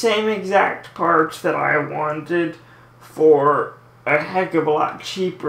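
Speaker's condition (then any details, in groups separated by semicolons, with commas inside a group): Cerebral palsy, mild; speech sometimes affected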